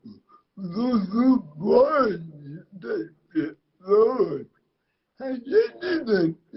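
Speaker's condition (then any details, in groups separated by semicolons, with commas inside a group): Cerebral palsy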